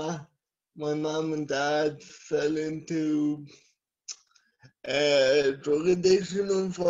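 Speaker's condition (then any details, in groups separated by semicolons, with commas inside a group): Cerebral palsy; from birth, scoliosis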